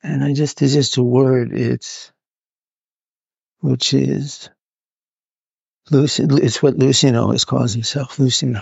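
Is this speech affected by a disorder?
Yes: Parkinson's; hidden in early stages, now openly displayed.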